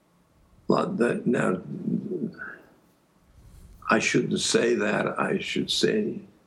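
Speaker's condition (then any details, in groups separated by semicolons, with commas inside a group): Aphasia; aphasia after stroke; speech stops, and things like that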